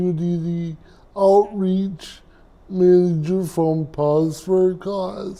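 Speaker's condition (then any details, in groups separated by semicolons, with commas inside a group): Cerebral palsy; present from birth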